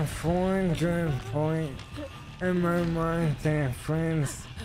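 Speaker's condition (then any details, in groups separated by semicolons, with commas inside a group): ALS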